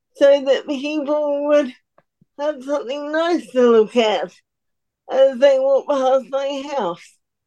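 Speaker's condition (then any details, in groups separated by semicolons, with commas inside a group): Cerebral palsy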